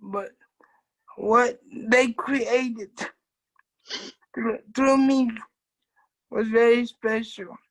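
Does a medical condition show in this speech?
Yes: cerebral palsy.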